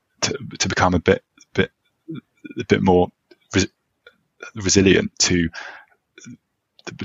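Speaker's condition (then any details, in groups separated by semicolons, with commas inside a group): Stammering; past group therapy sessions gave temporary easier speech then relapse, past voluntary stammering practice; works on acceptance rather than fluency, discloses stammer openly, e.g. at interview start; speech blocks, gets stuck, amount of stammering varies between conversations; repeated sounds, repeated words, blocks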